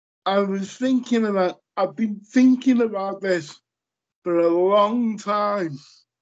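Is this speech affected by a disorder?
Yes: cerebral palsy; lifelong.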